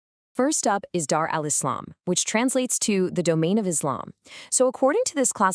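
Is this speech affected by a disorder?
No.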